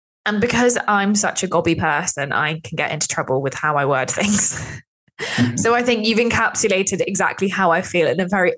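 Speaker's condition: No condition

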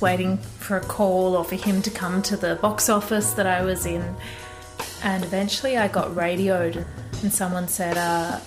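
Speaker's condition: No condition

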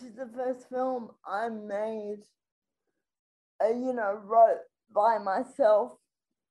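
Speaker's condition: Spastic quadriplegic cerebral palsy

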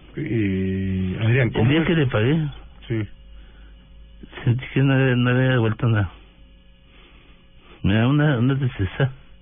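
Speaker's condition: Parkinson's disease; sometimes understood

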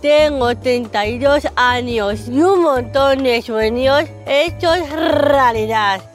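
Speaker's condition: Down syndrome; intellectual disability; age 32

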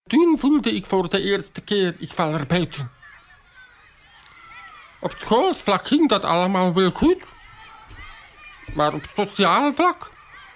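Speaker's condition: Deafness, acquired, bacterial meningitis; born hearing, deaf since age 3.5 from bacterial meningitis, never cochlear implant, sign language learned in twenties; age 45, near-total silence, uses Flemish sign language and interpreters, identifies as deaf; speech therapy in childhood, can speak, formerly relied on lip-reading, now uses sign language interpreter

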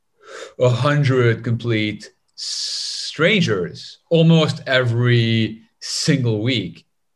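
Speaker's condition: Stutter; lifelong stutter, breathing technique from speech course also done by Gareth Gates, joined Toastmasters; still stutters in six languages, controls stutter with breathing technique; debilitating stutter, avoided speaking about 25 years, stutter evident when speaking, pauses resemble internet lag; prolonged sounds

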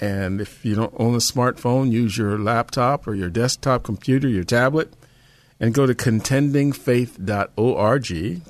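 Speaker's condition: No condition

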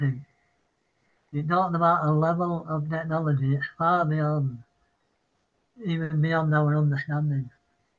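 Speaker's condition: Parkinson's; citing Parkinson's

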